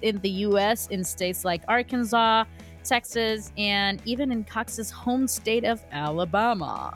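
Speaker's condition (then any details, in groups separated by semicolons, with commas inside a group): No condition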